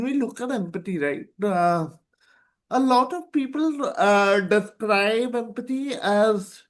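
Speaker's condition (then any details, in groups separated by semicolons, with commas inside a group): Cerebral palsy; present from birth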